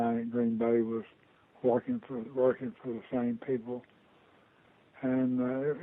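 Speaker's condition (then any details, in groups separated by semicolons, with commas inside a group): Parkinson's disease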